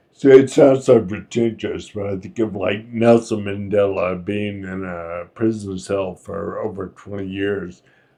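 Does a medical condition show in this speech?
Yes: Friedreich's ataxia.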